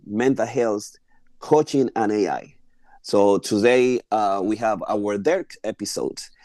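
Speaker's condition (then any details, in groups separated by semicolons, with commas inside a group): No condition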